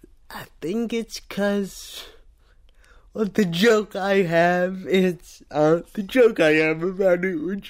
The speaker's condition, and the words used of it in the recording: Cerebral palsy. I think, I can only speak for me, because I can't do voices.